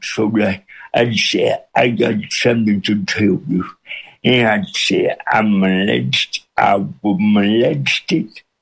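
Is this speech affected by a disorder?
Yes: cerebral palsy with speech impediment; speech impediment since birth, John Hayes feared nobody could understand, audience followed within minutes.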